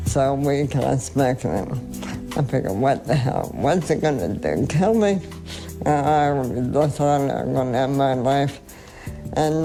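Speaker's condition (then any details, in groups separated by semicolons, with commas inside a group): ALS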